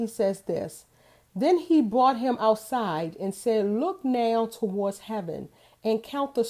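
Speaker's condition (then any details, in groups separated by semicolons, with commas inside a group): No condition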